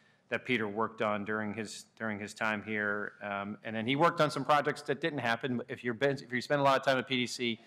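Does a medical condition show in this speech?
No.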